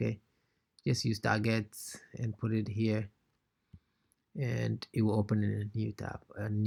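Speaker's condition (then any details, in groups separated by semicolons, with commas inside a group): No condition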